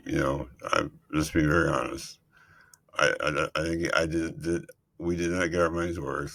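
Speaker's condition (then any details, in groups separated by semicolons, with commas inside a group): Multiple system atrophy; central hypoventilation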